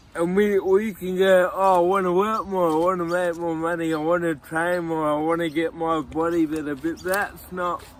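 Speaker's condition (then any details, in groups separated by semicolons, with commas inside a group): Cerebral palsy; from birth, tight muscles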